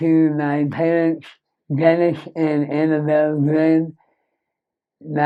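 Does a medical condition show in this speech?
Yes: Moebius syndrome; severe nerve damage.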